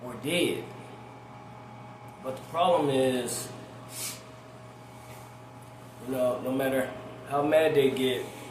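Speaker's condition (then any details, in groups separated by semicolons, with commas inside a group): No condition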